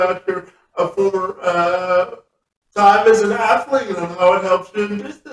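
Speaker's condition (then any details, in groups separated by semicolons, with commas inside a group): Cerebral palsy; spastic quadriplegic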